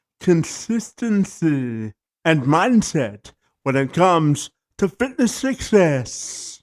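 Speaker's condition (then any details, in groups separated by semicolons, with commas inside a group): Cerebral palsy; present from birth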